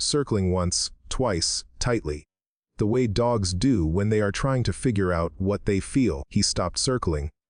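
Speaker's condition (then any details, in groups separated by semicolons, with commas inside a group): No condition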